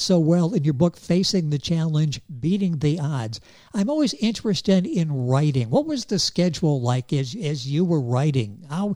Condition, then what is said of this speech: No condition.